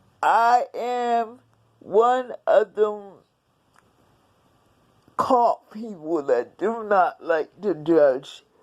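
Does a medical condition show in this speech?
Yes: cerebral palsy; several unnoticed strokes.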